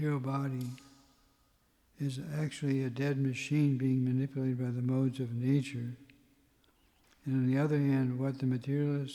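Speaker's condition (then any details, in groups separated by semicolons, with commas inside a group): Parkinson's; tremor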